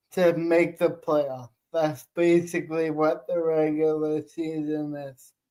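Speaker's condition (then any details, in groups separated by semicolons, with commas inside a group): Cerebral palsy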